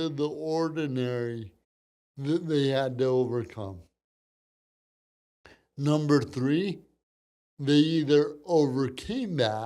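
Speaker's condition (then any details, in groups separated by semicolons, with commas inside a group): Cerebral palsy; from birth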